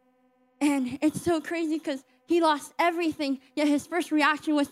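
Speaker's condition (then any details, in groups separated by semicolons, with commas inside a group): Cleft lip and palate; told from young age would not communicate as properly as others, formerly lacked confidence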